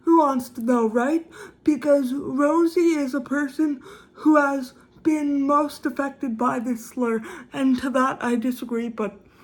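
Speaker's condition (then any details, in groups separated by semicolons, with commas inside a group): Cerebral palsy, severe; severe speech impairment, voice tiring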